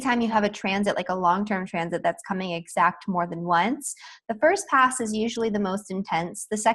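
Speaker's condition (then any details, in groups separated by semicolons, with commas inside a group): No condition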